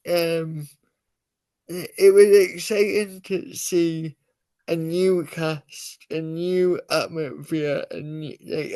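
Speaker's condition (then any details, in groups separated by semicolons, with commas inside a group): Cerebral palsy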